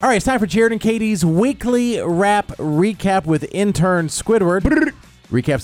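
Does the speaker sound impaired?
No.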